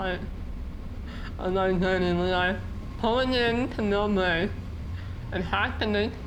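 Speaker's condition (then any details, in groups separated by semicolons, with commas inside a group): Muscular dystrophy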